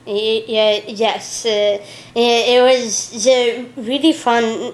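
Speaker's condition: Down syndrome; age 34

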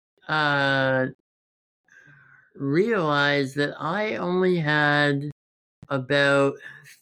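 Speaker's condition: Congenital muscular dystrophy; present since birth

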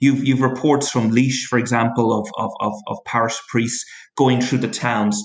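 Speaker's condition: No condition

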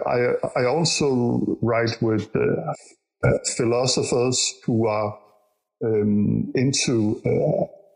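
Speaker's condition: Stuttering; developmental stutter since learning to talk, in youth some years almost unable to speak; still stutters, sometimes hard, last half year working with American Institute of Stuttering; stuttering unpredictable; repeated words, prolonged sounds

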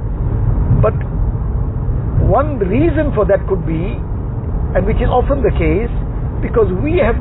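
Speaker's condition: No condition

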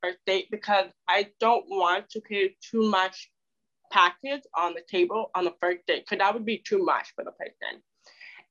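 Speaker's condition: Deafness; wears hearing aid

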